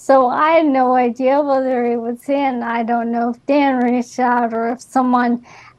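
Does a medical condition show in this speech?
Yes: ALS; diagnosed before age 30, atypical for young female; recently diagnosed.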